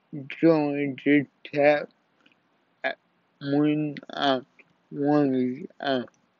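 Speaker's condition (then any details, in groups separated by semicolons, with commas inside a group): Cerebral palsy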